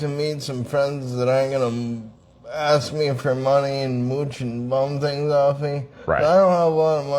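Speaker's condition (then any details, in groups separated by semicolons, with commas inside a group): Traumatic brain injury; whole brain swollen first year; injury about five or six years ago; stuttering, unclear speech, pausing and deep breath help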